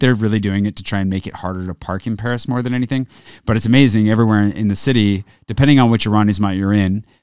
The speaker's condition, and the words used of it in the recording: No condition.